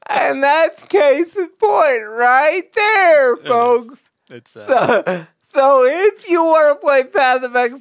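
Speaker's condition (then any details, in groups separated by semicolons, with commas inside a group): Cerebral palsy; difficulty typing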